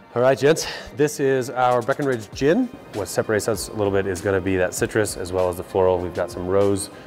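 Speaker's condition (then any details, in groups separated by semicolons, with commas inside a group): No condition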